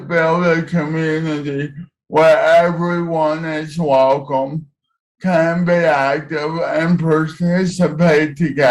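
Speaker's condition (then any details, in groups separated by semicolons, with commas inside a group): Cerebral palsy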